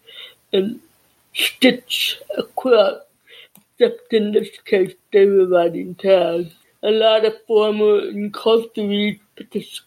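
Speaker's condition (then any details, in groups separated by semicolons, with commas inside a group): Deafness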